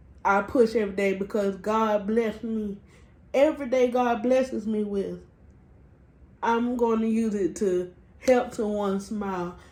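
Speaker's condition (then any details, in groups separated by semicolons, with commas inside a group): Cerebral palsy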